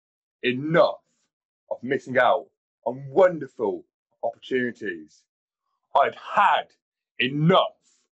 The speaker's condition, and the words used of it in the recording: Stuttering. If I stutter while asking a girl to join me for a white wine spritzer, I don't let it deter me from being politely turned down.